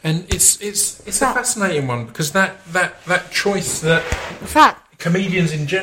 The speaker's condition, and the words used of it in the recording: Stuttering. And it's something that is a second nature thing now, but it's still it can be an exhausting thing.